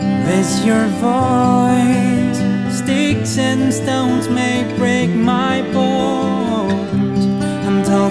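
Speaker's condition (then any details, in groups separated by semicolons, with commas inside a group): No condition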